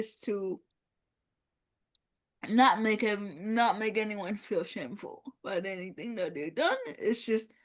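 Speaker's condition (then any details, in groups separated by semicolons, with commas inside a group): Cerebral palsy; no gross or fine motor skills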